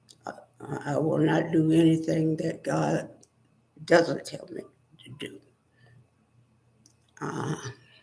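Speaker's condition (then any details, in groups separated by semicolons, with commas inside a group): Spinal neurosarcoidosis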